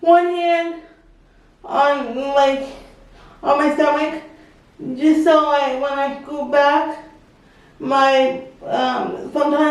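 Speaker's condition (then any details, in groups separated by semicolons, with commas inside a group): Spastic quadriplegic cerebral palsy; breathes hard during transfers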